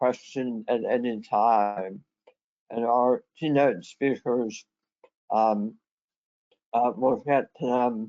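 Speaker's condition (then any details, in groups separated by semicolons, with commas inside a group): Head and neck cancer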